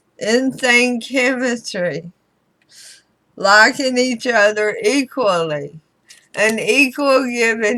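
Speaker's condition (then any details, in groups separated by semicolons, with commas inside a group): Throat cancer radiation damage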